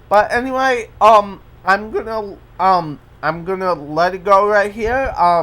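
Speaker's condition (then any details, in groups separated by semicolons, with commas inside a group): Cerebral palsy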